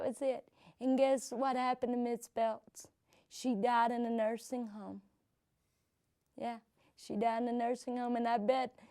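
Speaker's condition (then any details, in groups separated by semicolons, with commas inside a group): Cerebral palsy; from birth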